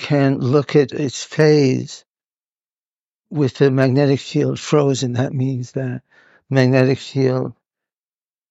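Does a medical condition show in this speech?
Yes: Parkinson's; audio hard to capture at points.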